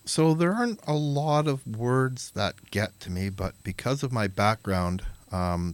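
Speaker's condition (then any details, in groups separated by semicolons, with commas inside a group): No condition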